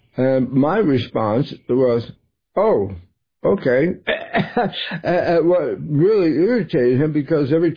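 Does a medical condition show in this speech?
Yes: tongue cancer; first signs hearing problem and ear pain, seen by ENT doctor, throat scan malignant then benign; slurred speech noted by host.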